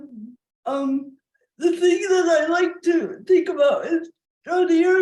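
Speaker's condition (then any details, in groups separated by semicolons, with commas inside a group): Cerebral palsy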